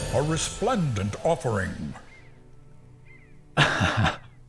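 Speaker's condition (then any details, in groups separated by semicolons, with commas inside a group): No condition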